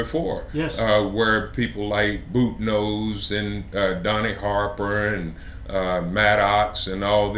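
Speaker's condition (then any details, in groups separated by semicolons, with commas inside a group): No condition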